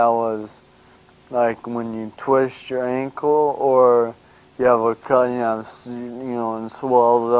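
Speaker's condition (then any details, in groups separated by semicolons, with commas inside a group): Brain injury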